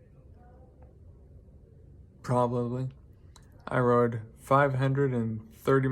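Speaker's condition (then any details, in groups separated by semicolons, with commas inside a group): Traumatic brain injury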